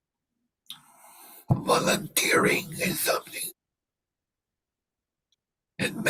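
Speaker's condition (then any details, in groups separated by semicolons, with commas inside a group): Laryngectomy; speaks by pressing voice prosthesis, affected speaking, breathing, eating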